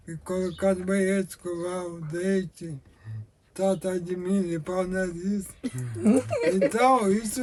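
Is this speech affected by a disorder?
Yes: amyotrophic lateral sclerosis.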